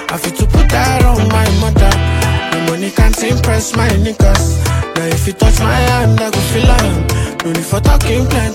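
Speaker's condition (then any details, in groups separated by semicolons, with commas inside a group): No condition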